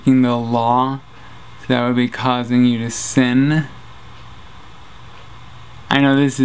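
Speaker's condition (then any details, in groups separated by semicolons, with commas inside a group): Traumatic brain injury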